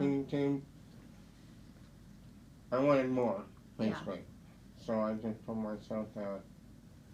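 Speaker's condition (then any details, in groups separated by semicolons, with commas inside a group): Dystonia; oropharyngeal form; starting swallow therapy; affects swallowing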